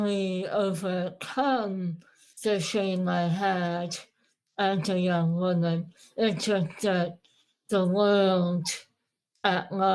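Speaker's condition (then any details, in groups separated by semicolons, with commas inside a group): Moebius syndrome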